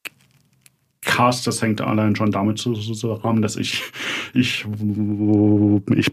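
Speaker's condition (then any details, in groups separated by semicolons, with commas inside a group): Stuttering; developmental, lifelong, possibly inherited, father stuttered, brother fluent, logopedic speech therapy, constant since second grade; frequent part-word and whole-word repetitions; audibly stutters, repeats syllables and words, e.g. gespr gespr gesprochen; repeated words, blocks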